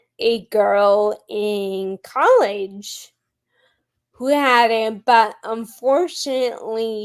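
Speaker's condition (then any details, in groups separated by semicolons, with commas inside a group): Friedreich's ataxia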